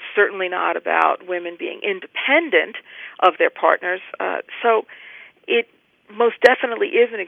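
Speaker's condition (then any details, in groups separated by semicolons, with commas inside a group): No condition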